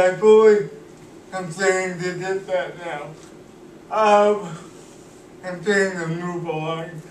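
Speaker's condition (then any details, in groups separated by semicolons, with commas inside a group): Cerebral palsy; cannot walk, uses wheelchair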